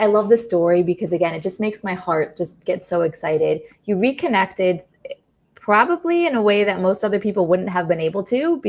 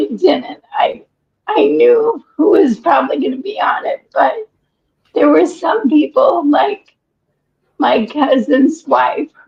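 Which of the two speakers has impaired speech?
The second: ALS; recently diagnosed, symptoms a year prior, difficulty rising; breathless after exertion.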